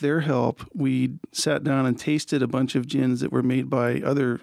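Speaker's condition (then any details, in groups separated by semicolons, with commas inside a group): No condition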